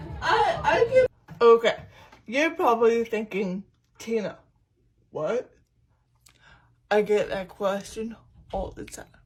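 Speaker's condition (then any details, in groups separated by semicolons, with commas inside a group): Cerebral palsy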